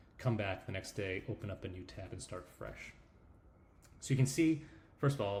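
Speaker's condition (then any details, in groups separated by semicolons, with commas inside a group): No condition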